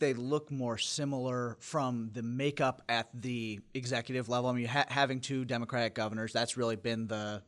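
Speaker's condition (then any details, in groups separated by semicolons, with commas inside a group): No condition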